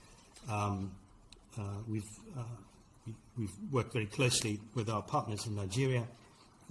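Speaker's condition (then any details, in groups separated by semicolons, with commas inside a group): No condition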